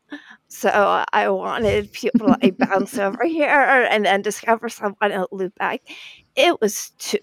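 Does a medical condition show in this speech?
Yes: spasmodic dysphonia; diagnosed after praying for normal voice, repeated Botox injections silenced voice.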